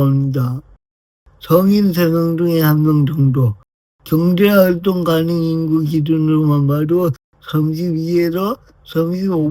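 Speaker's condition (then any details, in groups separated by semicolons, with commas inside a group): Brain lesion disability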